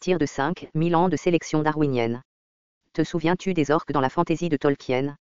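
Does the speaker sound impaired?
No.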